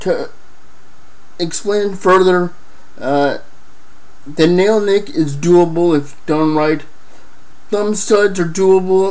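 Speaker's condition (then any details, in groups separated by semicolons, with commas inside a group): Cerebral palsy; affects hand use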